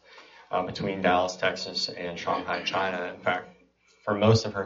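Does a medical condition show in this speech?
Yes: cleft palate and cleft lip; present from birth in Kuwait.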